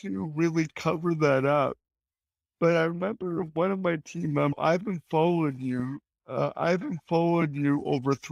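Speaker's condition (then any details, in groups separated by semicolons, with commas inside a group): Cerebral palsy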